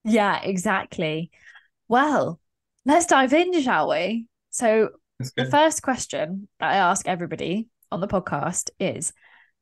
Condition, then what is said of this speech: No condition.